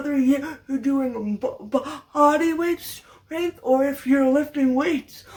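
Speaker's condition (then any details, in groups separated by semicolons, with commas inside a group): Cerebral palsy, severe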